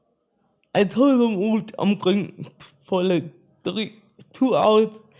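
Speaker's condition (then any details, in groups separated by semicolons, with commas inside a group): Spastic cerebral palsy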